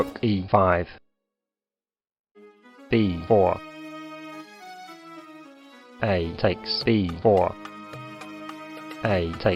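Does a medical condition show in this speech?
No.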